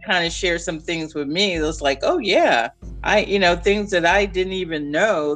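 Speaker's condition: No condition

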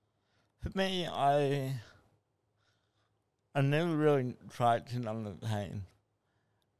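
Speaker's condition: Spastic cerebral palsy; spastic type from birth

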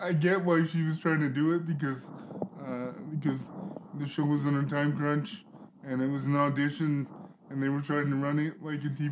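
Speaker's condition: Cerebral palsy; spastic

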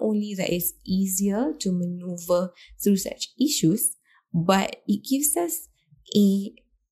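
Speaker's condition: No condition

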